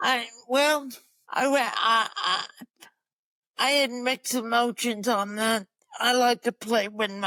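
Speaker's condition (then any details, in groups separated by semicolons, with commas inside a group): Cerebral palsy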